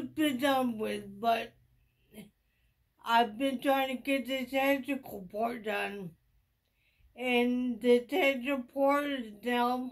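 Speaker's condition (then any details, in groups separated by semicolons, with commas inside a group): Traumatic brain injury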